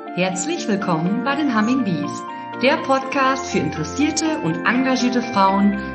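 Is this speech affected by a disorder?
No.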